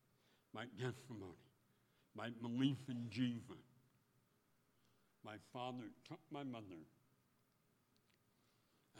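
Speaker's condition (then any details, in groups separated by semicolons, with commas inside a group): Speech impediment; voicing with clothespin on nose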